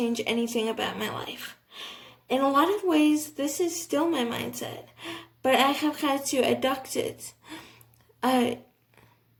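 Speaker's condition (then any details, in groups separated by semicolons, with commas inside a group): Cerebral palsy, athetoid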